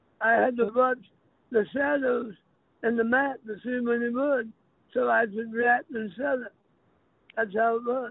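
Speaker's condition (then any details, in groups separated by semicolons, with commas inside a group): Throat cancer; throat cancer survivor, voice box kept, no hole in throat, lasting impact on throat and speech; speech impediment, may be hard to understand, sometimes chokes up while speaking; sounds like a very unique accent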